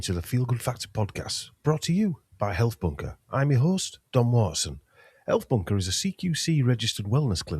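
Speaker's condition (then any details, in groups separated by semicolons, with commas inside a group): No condition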